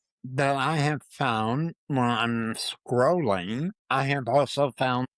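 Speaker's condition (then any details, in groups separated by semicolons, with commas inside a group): Parkinson's disease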